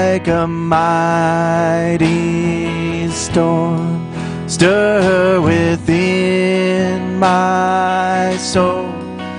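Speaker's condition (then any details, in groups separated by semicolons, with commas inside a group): No condition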